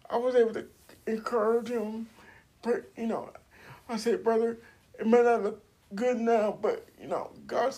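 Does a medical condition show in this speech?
Yes: cerebral palsy; uses wheelchair, age 42.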